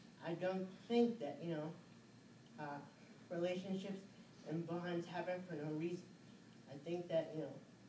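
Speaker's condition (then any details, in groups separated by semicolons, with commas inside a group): Cerebral palsy; from birth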